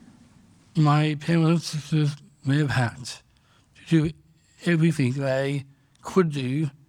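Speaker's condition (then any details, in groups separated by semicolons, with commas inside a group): Down syndrome; congenital, diagnosed at birth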